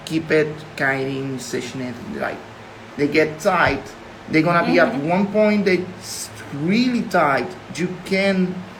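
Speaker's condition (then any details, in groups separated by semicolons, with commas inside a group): No condition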